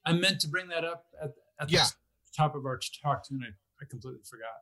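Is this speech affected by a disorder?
Yes: stuttering; stuttering since at least early career, called speech impediment, speech handicap; mild stutter noted by host during this interview; at times severely on stage at mic, e.g. coffee shop in Mankato, Minnesota; here repeated sounds.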